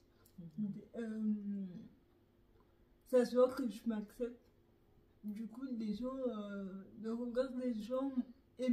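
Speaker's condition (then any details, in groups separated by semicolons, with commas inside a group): Neurological dystonia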